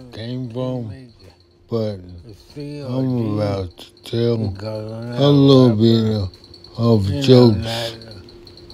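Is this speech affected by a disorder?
Yes: multiple sclerosis.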